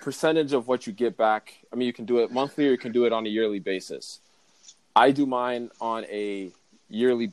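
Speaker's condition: No condition

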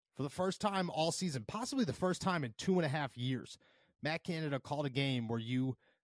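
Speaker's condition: No condition

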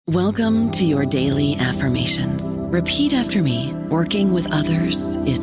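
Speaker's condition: No condition

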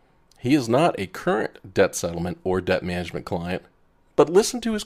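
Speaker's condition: No condition

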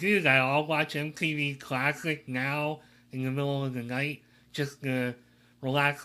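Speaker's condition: Cleft lip and palate

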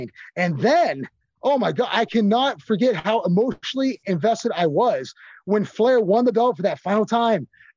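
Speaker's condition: No condition

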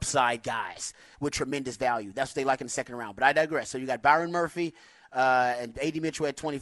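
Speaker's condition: No condition

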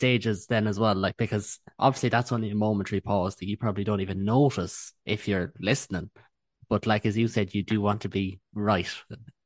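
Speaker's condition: No condition

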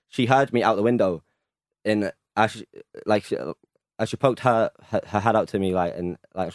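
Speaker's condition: Stutter; stutter since at least age 14 to 15, still ongoing, over 10 years of freestyle singing; still has a stutter; stutters on spontaneous comebacks, fluent when singing, talking in rhythm or over a beat; repeated sounds, prolonged sounds

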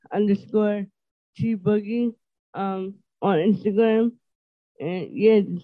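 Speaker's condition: Dysarthria; understandable

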